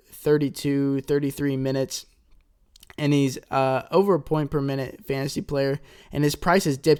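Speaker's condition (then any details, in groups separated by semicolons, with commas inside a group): No condition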